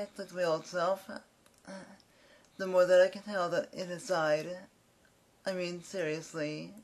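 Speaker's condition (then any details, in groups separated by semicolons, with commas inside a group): Cerebral palsy; speaks fast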